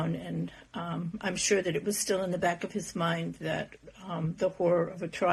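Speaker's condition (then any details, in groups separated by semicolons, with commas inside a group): No condition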